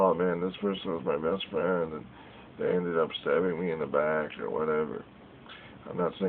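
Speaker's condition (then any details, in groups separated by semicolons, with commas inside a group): Cerebral palsy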